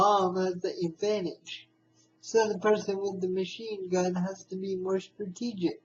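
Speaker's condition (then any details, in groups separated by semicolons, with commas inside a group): Spastic cerebral palsy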